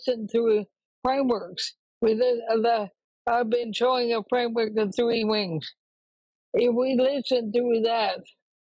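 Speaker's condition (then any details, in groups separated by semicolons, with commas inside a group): ALS; recently diagnosed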